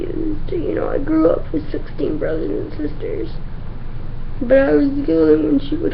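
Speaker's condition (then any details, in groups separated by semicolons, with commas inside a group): Cerebral palsy; from infancy, difficulty moving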